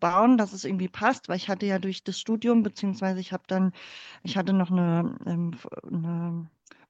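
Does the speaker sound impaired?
Yes: cleft palate; congenital.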